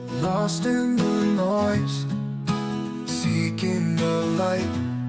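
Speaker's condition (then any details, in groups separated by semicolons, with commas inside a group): No condition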